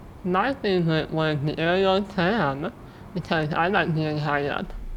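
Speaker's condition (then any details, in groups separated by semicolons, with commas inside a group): Muscular dystrophy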